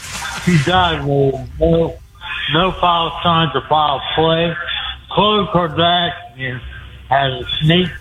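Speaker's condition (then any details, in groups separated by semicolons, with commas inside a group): Speech impediment; deaf in left ear; calling on speakerphone from echoing laundry, delayed show playing behind; hard to understand, worse on speakerphone with echo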